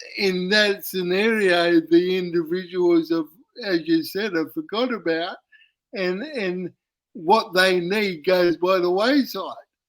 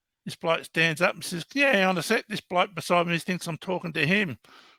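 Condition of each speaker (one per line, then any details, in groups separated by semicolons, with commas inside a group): Cerebral palsy; uses wheelchair
No condition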